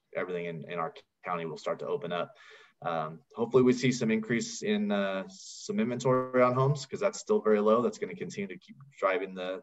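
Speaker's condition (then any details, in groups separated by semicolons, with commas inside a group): No condition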